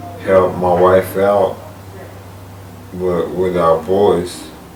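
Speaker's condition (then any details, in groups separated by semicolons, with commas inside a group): ALS; speech progressively lost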